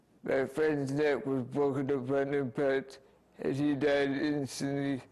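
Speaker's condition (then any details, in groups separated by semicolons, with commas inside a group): Speech impairment after accident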